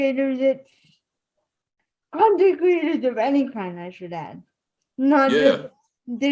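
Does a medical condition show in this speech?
Yes: spastic cerebral palsy.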